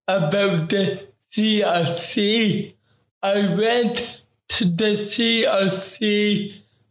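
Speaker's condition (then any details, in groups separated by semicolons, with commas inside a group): Ataxic cerebral palsy; affects coordination, movement, posture and balance; affects talking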